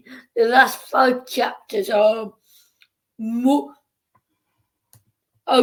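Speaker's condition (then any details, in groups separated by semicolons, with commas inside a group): Cerebral palsy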